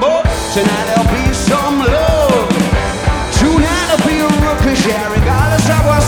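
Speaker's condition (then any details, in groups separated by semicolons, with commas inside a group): No condition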